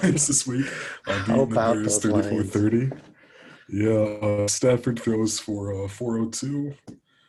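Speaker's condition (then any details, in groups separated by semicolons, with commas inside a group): No condition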